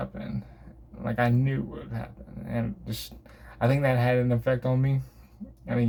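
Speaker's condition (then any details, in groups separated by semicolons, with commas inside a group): Cerebral palsy; from birth, affects motor skills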